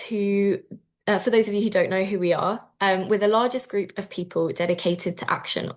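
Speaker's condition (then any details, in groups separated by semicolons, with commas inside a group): No condition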